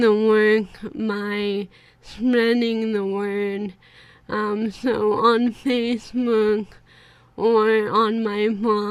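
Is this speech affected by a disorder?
Yes: ALS; impeded, more nasal speech, cognition intact.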